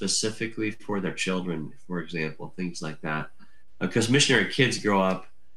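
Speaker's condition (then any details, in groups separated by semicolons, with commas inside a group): Cleft lip and palate; from birth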